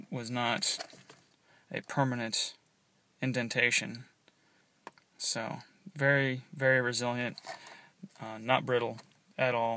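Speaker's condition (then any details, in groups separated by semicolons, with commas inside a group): No condition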